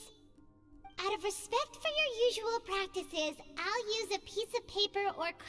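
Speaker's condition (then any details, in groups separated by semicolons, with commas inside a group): No condition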